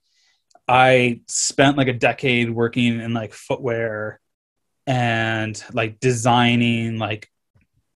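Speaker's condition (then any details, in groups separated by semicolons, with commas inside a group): No condition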